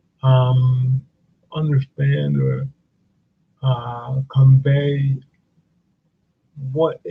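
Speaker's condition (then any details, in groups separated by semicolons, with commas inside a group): Cerebral palsy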